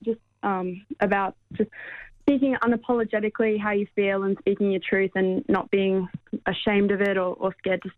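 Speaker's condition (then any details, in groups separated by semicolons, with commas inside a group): No condition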